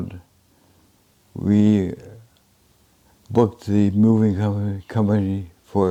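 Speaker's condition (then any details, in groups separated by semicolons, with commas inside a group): Advanced Parkinson's disease, severe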